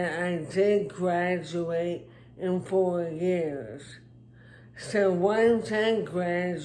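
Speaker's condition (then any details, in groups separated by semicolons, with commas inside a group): Traumatic brain injury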